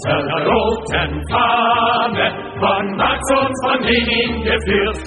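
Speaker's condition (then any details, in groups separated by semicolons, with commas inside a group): No condition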